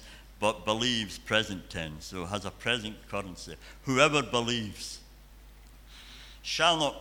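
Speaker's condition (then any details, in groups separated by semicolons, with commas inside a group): Cleft palate and cleft lip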